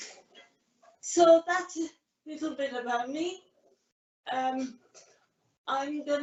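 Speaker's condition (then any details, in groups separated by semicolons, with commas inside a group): Cerebral palsy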